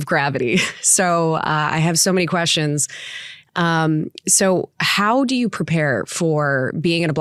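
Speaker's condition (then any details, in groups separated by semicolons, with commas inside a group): No condition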